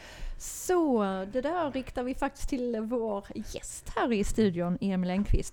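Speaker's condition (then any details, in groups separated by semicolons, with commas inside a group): No condition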